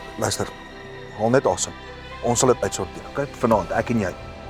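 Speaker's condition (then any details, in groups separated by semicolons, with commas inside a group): No condition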